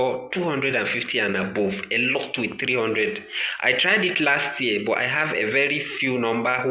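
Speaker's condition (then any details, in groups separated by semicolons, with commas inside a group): No condition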